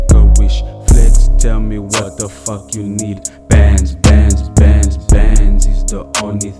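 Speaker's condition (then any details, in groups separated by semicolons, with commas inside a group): No condition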